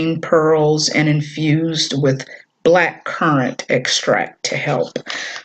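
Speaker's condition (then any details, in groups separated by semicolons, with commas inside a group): No condition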